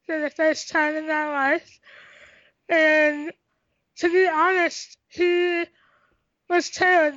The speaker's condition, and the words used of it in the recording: Tracheostomy. Yeah, so to back up a little bit, when I was little, the doctors told my parents, like, oh, she's never going to talk.